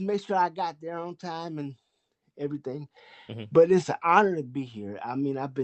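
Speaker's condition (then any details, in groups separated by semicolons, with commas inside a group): Cerebral palsy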